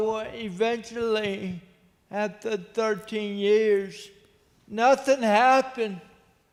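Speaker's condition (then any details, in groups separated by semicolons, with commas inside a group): Cerebral palsy; speech impairment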